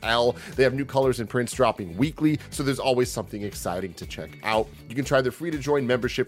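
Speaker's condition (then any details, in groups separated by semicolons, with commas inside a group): No condition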